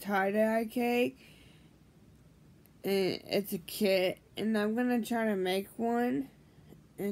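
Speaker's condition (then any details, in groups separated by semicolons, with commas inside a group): Brain injury; memory problems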